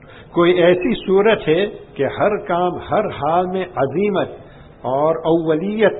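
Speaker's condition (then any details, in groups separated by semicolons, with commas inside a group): No condition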